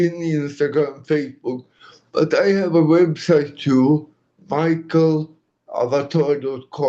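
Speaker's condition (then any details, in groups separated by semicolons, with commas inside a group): Cerebral palsy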